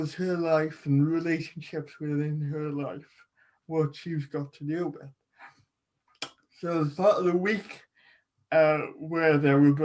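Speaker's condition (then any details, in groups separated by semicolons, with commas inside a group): Cerebral palsy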